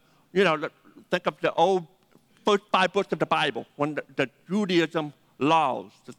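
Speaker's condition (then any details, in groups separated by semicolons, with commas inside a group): Deafness; 80% deaf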